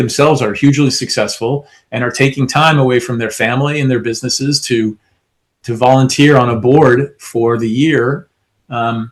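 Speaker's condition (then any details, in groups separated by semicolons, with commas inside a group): No condition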